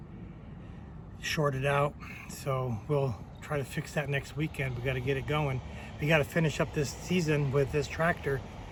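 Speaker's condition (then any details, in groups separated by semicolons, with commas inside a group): No condition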